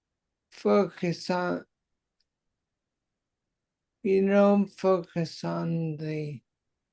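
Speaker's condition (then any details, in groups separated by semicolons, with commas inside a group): Multiple sclerosis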